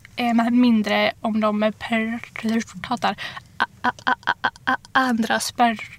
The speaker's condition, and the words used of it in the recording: Stuttering. Men det kan ju kännas väldigt osäkert att aldrig veta hur talet kommer gå eller kännas.